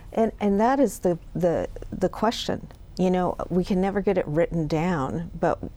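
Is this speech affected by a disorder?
No.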